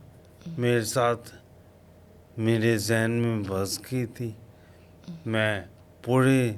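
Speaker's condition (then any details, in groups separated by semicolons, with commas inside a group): Coma after road accident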